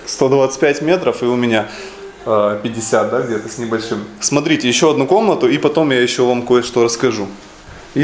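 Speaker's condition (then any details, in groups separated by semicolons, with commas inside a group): No condition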